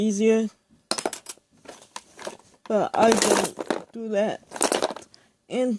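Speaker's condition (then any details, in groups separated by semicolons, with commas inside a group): Speech impairment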